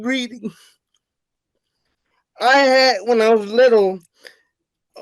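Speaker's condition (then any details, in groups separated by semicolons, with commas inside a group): Cerebral palsy; wheelchair user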